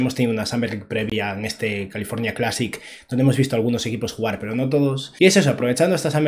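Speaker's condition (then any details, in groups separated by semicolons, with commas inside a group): No condition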